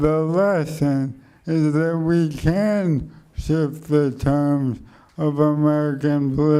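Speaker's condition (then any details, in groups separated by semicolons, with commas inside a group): ALS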